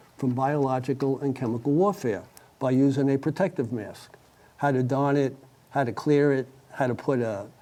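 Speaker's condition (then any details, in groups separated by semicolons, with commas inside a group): No condition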